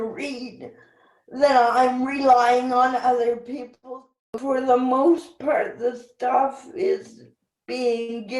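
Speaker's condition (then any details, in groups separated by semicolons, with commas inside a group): Cerebral palsy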